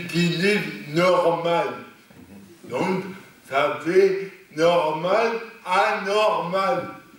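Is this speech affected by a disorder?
Yes: cerebral palsy; lifelong, non-progressive.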